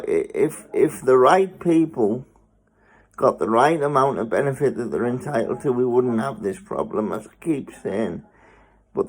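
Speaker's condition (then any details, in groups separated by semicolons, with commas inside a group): Spastic cerebral palsy; spastic, mainly lower limbs, one side weaker, spasms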